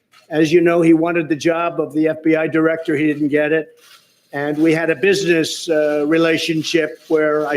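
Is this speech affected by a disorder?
No.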